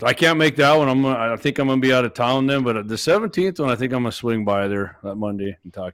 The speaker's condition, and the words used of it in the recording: No condition.